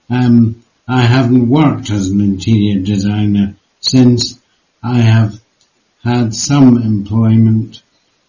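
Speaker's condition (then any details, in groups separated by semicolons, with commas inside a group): Parkinson's disease; Parkinson's disease diagnosed 2015, deep brain stimulation 2016, permanent tremor despite it; poor balance, cannot walk without stick, falls if jostled in crowds, computer work affected; tends to slur words, speaks more slowly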